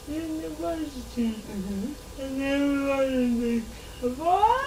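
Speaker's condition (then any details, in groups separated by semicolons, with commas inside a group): Cerebral palsy; since birth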